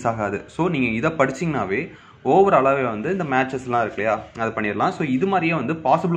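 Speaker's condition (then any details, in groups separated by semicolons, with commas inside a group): No condition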